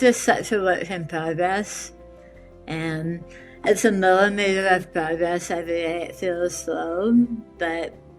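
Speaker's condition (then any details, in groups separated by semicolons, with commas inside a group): Tongue cancer, partial glossectomy; metastatic tongue cancer, 70% tongue removed right side, reconstructed, PEG tube; after surgery, radiation, chemotherapy, speech therapy twice weekly, slow progress; relearning speech and swallowing, jaw limited, can't swallow and breathe together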